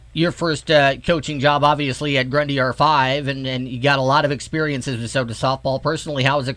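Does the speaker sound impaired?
No.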